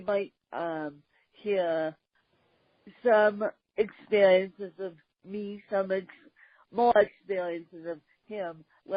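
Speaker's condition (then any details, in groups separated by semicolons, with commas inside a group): Cerebral palsy, mixed, moderate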